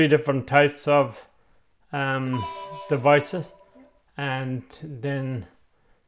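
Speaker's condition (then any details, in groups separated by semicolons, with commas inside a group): MND; onset right side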